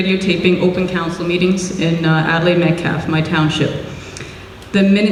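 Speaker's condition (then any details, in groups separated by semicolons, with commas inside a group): No condition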